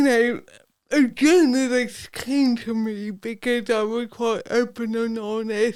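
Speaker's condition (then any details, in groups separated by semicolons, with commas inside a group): Cerebral palsy; from birth, no surgery; affects speech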